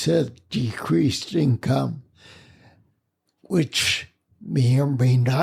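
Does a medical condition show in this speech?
Yes: spinocerebellar ataxia.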